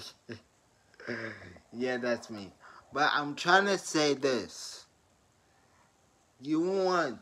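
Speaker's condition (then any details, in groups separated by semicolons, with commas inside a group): Traumatic brain injury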